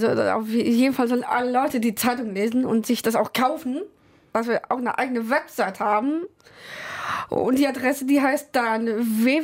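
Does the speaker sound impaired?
Yes: Down syndrome; trisomy 21, chromosome 21 present three times instead of twice, develops differently.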